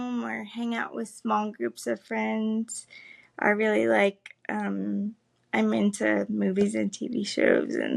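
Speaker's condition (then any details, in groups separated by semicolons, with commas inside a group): Cerebral palsy, spastic; able to speak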